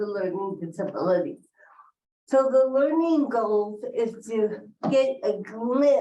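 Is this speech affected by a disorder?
Yes: cerebral palsy.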